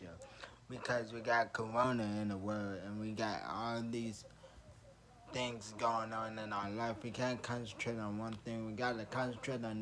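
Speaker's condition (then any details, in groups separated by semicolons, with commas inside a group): Traumatic brain injury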